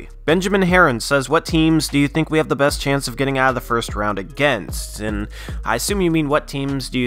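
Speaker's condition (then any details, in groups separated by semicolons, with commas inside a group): No condition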